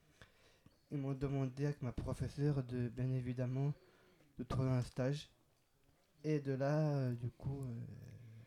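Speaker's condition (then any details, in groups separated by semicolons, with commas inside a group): Down syndrome, trisomy 21; extra chromosome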